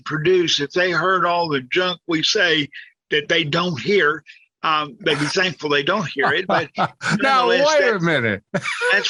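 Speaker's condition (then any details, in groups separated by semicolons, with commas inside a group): Cerebral palsy, severe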